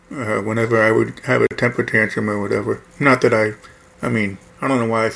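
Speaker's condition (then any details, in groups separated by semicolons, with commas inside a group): Hearing loss; hears much more speech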